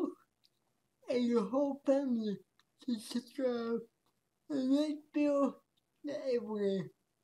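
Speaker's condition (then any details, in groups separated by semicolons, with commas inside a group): Cerebral palsy; speech affected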